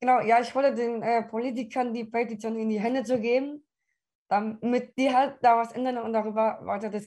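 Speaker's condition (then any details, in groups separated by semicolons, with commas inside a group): Down syndrome; trisomy 21, chromosome 21 present three times, affects development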